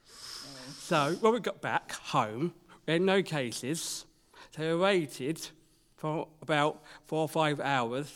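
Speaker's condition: Down syndrome

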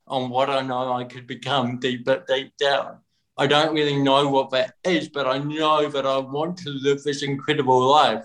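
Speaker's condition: Cerebral palsy; better when comfortable and confident

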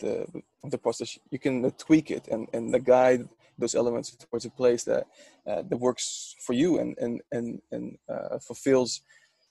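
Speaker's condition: Stuttering; stuttering during recording; own stuttering noted by speaker during conversation; repeated sounds, repeated words

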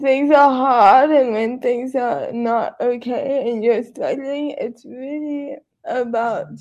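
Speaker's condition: Cerebral palsy; wheelchair user, quadriplegic

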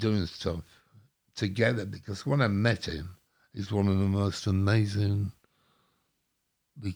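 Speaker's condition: Stroke; mini stroke since last podcast visit

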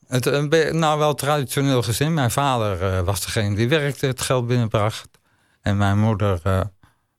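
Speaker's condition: ALS; talks less after recent days of exertion, speaking costs energy, still easy to understand

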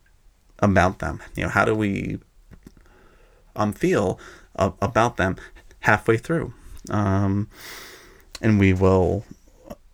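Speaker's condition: Stuttering; long-standing; practicing saying thank you this year, gratitude as a yearly word; saying thank you historically hard; repeated sounds, prolonged sounds

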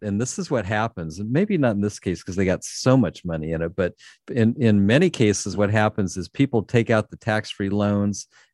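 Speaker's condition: No condition

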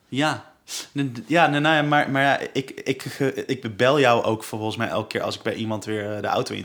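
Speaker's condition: Stuttering; ongoing, delayed starting podcast; interviewed on own podcast by girlfriend, stuttering still present; frequent whole-word repetitions, many fillers like eh and ehm; repeated sounds, repeated words, prolonged sounds

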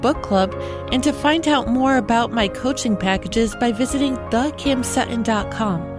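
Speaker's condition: No condition

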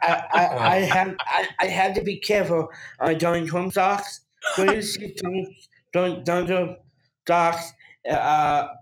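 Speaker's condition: Down syndrome; in school system until age 21

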